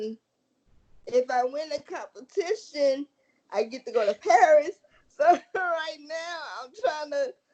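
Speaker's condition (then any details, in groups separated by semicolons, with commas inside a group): Cerebral palsy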